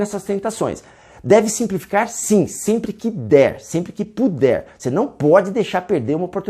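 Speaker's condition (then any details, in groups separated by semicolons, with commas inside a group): No condition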